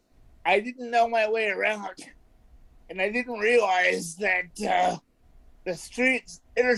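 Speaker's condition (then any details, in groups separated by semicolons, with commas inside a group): Cerebral palsy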